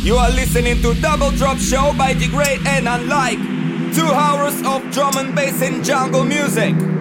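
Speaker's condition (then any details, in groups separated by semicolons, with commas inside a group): No condition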